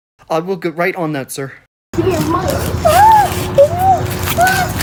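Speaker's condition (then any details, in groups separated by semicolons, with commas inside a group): No condition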